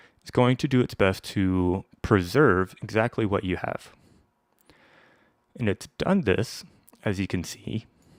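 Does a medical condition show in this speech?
No.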